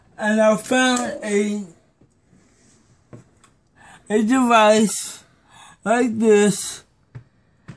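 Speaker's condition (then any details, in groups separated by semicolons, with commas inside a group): Cerebral palsy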